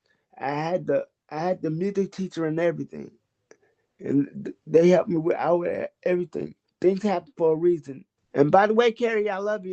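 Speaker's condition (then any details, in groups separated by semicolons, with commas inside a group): Cerebral palsy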